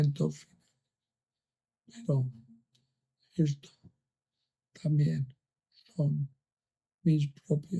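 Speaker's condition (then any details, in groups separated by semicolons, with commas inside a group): ALS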